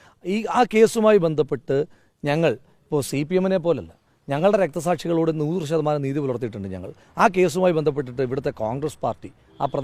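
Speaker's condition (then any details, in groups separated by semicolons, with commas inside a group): No condition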